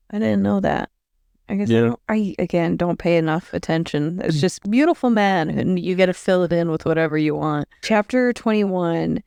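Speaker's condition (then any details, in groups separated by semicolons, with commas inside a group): No condition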